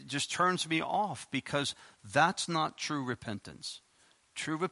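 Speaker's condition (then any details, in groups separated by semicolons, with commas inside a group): No condition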